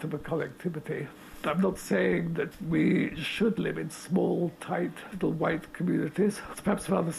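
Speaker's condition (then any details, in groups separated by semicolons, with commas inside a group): Motor neurone disease; speaking through air contraption enabling breathing, still able to talk, interviewed down the line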